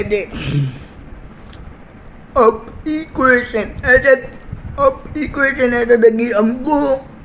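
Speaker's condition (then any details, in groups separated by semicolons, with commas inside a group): Cerebral palsy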